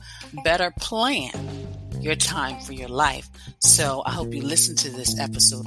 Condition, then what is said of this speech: None; typical speech.